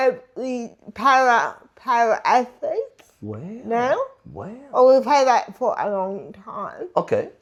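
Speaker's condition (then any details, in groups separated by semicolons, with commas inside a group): Disability affecting speech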